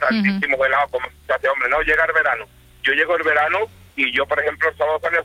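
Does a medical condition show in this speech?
No.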